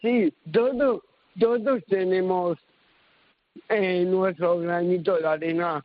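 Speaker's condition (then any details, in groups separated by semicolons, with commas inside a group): Cerebral palsy; diagnosed years later after MRI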